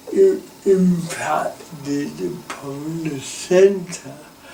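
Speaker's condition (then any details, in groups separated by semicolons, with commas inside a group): Cerebral palsy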